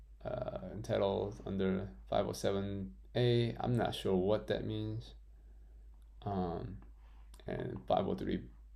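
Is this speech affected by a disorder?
No.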